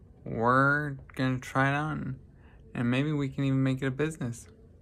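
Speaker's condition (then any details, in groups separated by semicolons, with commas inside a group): Traumatic brain injury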